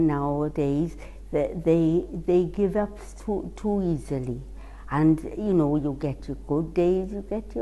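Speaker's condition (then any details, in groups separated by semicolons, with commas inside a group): Cerebral palsy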